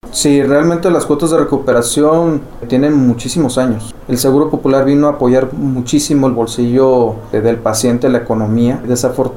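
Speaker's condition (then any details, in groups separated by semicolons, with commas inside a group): No condition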